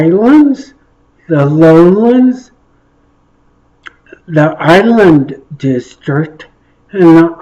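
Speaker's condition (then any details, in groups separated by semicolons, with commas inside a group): Traumatic brain injury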